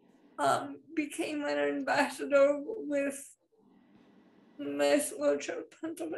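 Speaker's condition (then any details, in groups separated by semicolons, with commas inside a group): Spastic cerebral palsy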